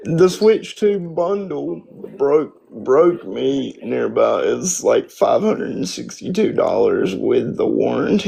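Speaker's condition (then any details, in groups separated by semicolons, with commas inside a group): Spastic quadriplegic cerebral palsy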